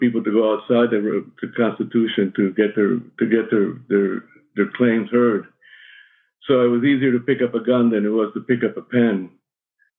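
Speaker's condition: Parkinson's; shaky voice, may stumble on words

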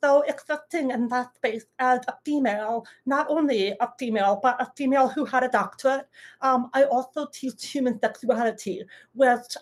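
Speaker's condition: Deafness, little d deaf, some residual hearing; speaks orally, audible deaf accent noticed by listeners

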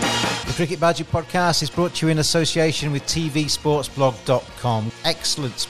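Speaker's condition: No condition

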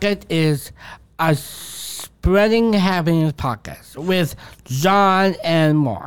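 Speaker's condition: Down syndrome; heart defect with two holes

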